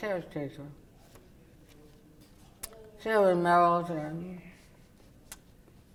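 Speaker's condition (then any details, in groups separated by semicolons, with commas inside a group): Oral cavity cancer, partial glossectomy; after surgery and radiation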